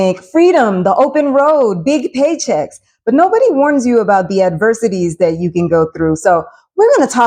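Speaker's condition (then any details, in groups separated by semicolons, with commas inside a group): No condition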